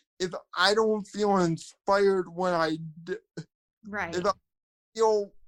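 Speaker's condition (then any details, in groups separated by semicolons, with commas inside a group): Cerebral palsy, spastic quadriplegia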